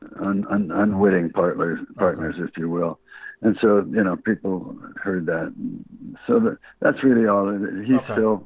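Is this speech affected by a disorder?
Yes: Parkinson's disease; earlier radiation for cancer treatment.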